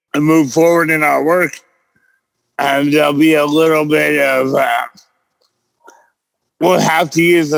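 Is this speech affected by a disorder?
Yes: cerebral palsy; present since birth.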